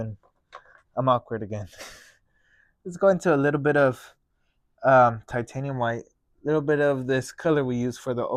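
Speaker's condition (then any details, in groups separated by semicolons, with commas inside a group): No condition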